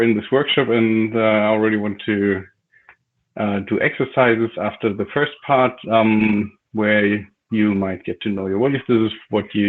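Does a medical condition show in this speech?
No.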